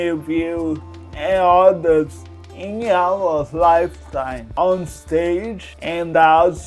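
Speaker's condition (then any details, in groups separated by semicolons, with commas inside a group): Cerebral palsy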